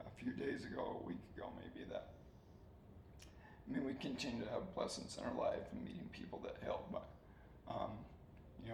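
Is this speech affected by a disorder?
Yes: ALS; soft spoken, swallowing getting harder.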